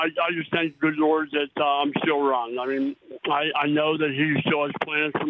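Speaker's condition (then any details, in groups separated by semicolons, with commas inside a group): Oral cancer; post-treatment cancer checks; may be hard to understand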